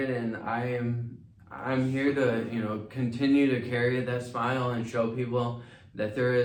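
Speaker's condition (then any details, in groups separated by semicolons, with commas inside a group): Mild cerebral palsy; mild, from birth; slight speech slur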